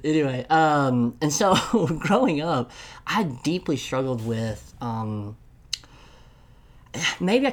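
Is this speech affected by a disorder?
Yes: cleft lip and palate; congenital, present from birth; listener heard 'palate' as 'pilot', self-described enunciation not always good, attributed to being from Tennessee.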